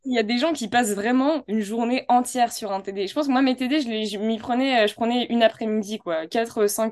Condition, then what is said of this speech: No condition.